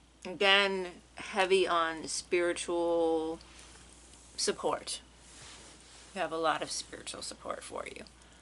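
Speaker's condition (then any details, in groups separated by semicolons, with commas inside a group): No condition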